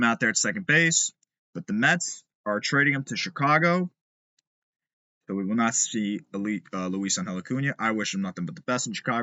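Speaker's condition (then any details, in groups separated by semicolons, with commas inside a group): No condition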